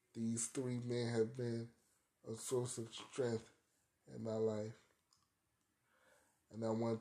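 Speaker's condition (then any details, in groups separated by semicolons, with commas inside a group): Cerebral palsy; arthritis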